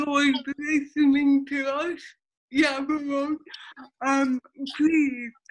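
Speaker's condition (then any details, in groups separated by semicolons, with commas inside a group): Cerebral palsy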